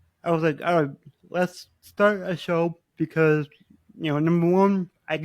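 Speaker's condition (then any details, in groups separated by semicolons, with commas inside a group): Cerebral palsy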